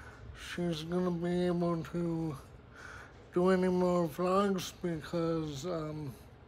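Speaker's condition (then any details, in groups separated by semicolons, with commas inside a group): Cerebral palsy, spastic, severe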